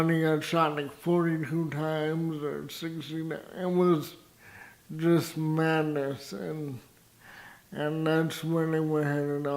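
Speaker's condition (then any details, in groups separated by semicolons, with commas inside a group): Cerebral palsy, spastic, severe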